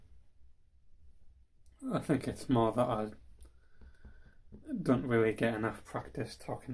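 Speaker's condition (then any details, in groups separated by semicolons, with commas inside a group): Cerebral palsy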